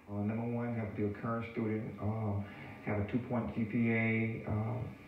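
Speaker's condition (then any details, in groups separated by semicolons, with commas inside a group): No condition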